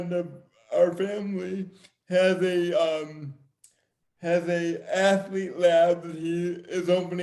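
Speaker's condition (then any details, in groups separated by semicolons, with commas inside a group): Severe cerebral palsy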